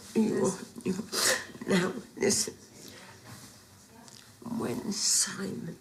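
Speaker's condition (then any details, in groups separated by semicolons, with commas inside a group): Muscular dystrophy; worsening over time; severe, life now far too difficult, intravenous needle set at life circle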